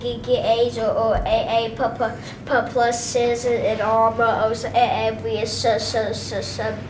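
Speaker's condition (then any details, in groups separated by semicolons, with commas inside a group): Stuttering; childhood stutter, 9-year-old camper at camp talks, Vanderbilt University, Nashville; audible stuttering; repeated sounds, blocks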